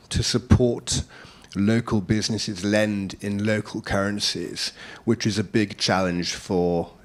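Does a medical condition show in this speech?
No.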